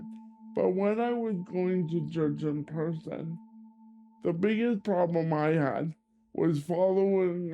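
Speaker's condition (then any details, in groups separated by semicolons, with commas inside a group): Cerebral palsy; limited hand dexterity, cannot write, uses wheelchair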